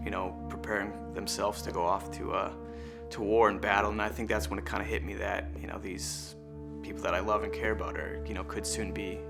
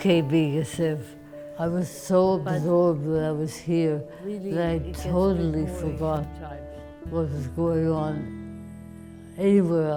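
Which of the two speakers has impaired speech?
The second: ALS; speech, swallowing, breathing main symptoms; speech deterioration, swallowing and breathing difficulties.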